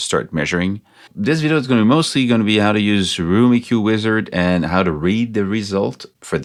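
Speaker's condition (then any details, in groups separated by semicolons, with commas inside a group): No condition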